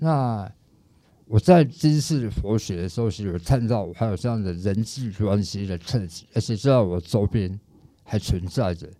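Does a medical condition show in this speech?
Yes: tongue cancer, stage 4 tongue cancer and parotid cancer; stage four tongue cancer, recovered; daily pronunciation practice after recovery, now speaks clearly, called a miracle by others.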